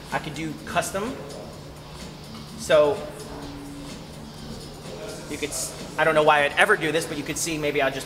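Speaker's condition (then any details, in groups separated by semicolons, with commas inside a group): No condition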